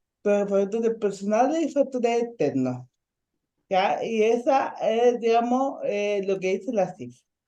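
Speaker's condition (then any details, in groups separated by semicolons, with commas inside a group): Ataxic cerebral palsy; ataxic form, caused by asphyxia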